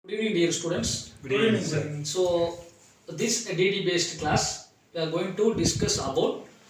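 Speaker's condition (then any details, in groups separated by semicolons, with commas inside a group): No condition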